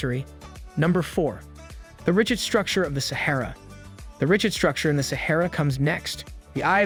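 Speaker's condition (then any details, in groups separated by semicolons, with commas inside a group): No condition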